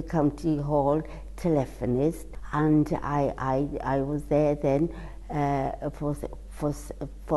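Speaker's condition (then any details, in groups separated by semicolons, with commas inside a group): Cerebral palsy; cannot pronounce condition name correctly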